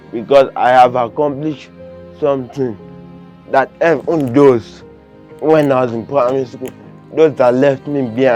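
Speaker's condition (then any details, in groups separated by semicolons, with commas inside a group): Cerebral palsy, severe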